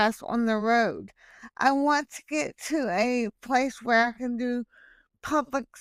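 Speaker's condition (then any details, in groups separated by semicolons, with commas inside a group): Hemiplegic cerebral palsy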